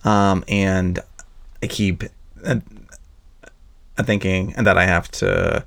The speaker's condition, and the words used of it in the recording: Stuttering. I am not perfect. And I stuttered in there too